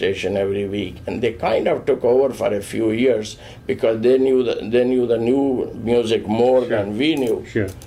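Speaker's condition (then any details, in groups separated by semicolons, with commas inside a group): No condition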